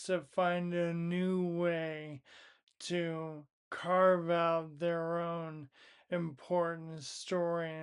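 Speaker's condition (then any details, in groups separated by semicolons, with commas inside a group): Primary lateral sclerosis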